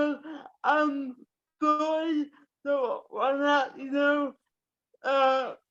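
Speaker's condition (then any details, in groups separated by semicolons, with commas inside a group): Cerebral palsy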